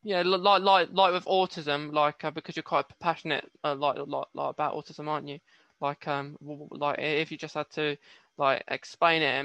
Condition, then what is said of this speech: Stuttering. Sometimes when I speak, I can't get so some words out too, um, and then and then uh, and then later on, I <laughs> just laugh about it.